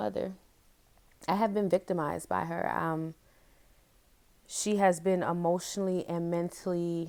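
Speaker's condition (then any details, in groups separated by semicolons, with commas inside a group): No condition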